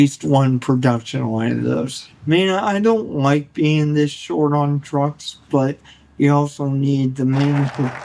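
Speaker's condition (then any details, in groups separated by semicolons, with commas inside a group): Cerebral palsy; only one hand usable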